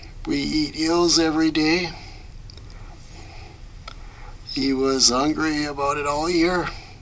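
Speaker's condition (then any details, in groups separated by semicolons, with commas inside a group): Spasmodic dysphonia; after 34 minutes vibrotactile stimulation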